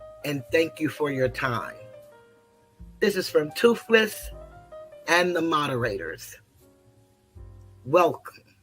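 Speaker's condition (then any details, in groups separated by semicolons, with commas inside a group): No condition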